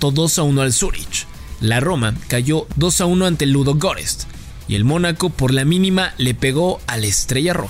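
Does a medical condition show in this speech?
No.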